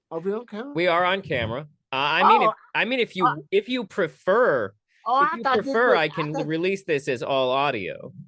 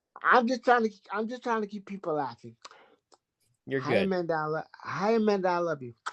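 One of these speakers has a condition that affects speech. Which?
The second: cerebral palsy.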